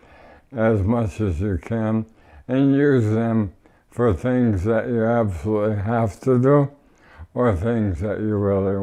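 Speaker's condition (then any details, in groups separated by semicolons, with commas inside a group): ALS; power wheelchair, no tracheostomy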